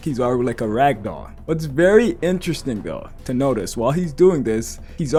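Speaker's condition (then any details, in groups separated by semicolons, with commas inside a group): No condition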